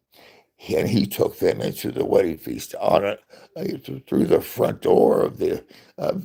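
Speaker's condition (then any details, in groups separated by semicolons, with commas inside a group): Parkinson's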